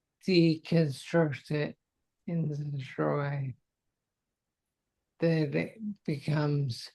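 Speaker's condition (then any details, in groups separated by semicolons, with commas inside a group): Multiple sclerosis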